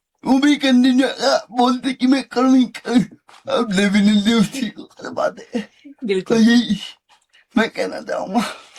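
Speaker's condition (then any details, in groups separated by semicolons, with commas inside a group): Cerebral palsy; since childhood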